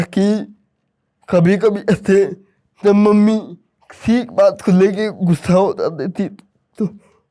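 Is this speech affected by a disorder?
Yes: cerebral palsy.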